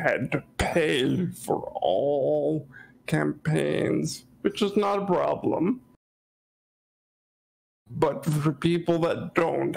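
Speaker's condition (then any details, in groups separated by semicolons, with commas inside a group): Cerebral palsy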